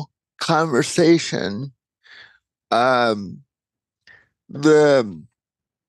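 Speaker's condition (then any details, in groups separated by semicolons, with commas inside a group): Cerebral palsy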